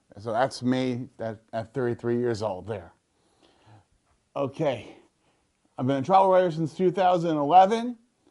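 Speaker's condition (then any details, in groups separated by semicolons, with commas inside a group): No condition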